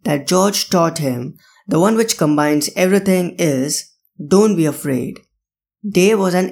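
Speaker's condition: No condition

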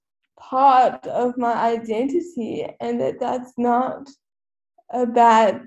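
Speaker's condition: Cerebral palsy; wheelchair user

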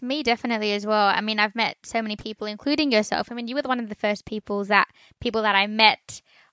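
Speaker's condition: No condition

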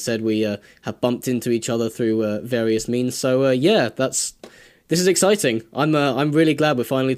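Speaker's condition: No condition

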